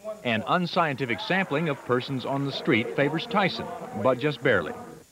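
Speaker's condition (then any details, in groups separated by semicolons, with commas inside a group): No condition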